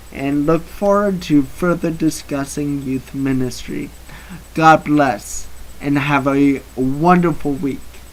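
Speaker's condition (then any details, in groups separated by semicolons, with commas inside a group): Cerebral palsy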